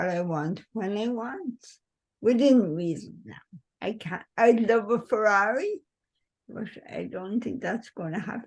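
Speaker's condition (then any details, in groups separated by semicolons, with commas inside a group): Cerebral palsy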